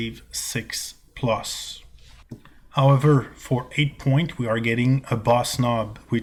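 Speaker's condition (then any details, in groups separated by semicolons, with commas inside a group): No condition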